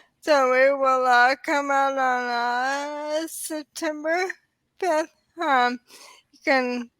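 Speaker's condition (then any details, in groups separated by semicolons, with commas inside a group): ALS; diagnosed in early 30s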